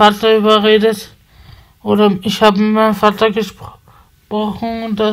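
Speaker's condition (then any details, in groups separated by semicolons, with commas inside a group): Spasticity from birth; multiple sclerosis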